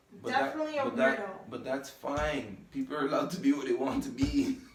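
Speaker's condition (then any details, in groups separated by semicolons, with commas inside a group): No condition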